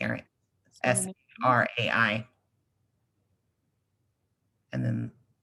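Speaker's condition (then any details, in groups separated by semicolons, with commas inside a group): No condition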